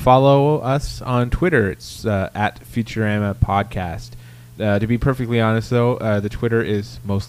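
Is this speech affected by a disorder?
No.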